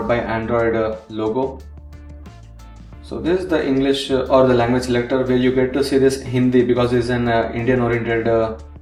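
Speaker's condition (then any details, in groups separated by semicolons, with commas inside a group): No condition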